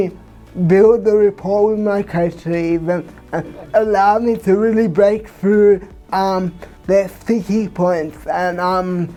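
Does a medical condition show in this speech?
Yes: cerebral palsy; from birth.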